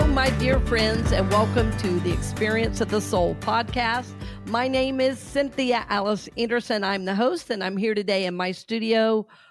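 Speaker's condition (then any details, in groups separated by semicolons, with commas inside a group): No condition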